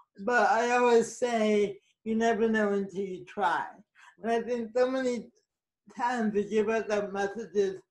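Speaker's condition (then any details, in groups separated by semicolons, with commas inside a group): Cerebral palsy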